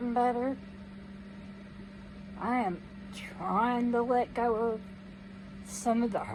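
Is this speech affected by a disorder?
Yes: cerebral palsy.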